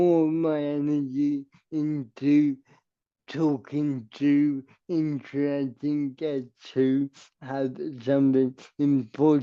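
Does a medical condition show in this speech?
Yes: cerebral palsy; permanent wheelchair user.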